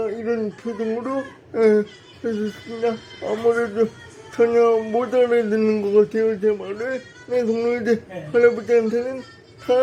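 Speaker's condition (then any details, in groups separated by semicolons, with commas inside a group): Brain lesion disability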